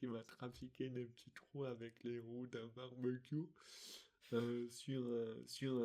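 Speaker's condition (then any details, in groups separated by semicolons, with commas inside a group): Dystonia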